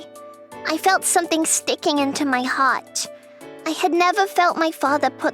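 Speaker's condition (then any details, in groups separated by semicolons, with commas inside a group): No condition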